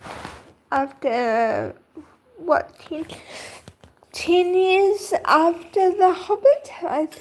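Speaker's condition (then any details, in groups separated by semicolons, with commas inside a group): Cerebral palsy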